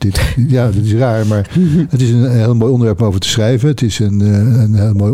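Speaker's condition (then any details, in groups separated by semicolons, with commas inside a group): Parkinson's disease; progressive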